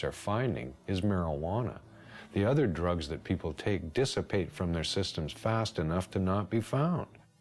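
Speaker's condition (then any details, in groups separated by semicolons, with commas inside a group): No condition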